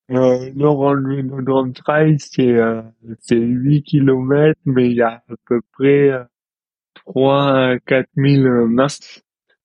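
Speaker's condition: Dystonia; present since birth

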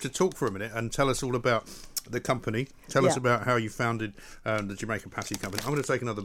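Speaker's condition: No condition

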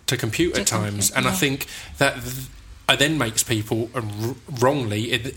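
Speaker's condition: Stutter; unnoticed during rapping and spoken word years, noticed with radio show and podcast, works with STAMMA; stuttering increased this episode due to nerves over serious subject; stutters more when nervous; repeated sounds, blocks

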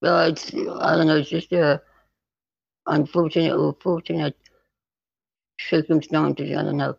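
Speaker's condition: Spinal muscular atrophy type 2; loss of motor neurons

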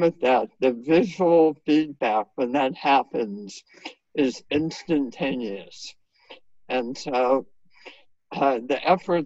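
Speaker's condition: Head and neck cancer surgery; resulting severe dysphagia, no normal meals since

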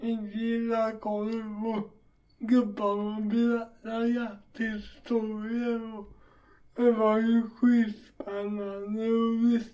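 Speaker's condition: Cerebral palsy; walking difficulty, walking improved with gym training

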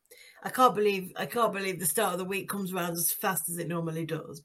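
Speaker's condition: No condition

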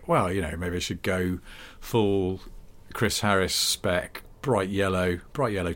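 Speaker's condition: No condition

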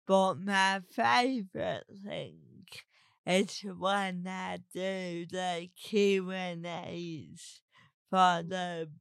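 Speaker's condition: Cerebral palsy; talks differently

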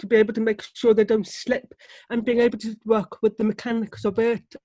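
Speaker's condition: Deafness; relies on lip reading

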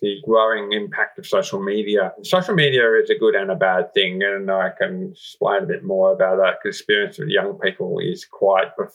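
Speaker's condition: Profound deafness, congenital, severe profound hearing loss; still lip reads

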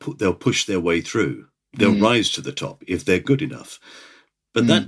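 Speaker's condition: No condition

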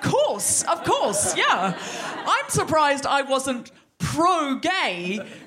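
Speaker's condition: No condition

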